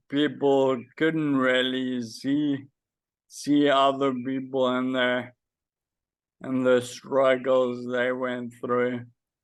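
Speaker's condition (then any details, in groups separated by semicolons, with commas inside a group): Friedreich's ataxia; diagnosed at age 16; does voice exercises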